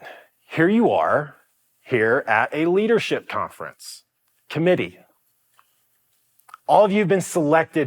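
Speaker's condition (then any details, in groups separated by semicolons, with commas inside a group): No condition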